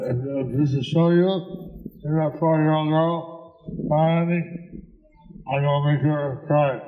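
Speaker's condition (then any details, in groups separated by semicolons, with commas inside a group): Stroke with facial paralysis; half of face paralyzed; about 15 years since stroke; hard to understand for unfamiliar listeners, Deva Madhava repeats speech aloud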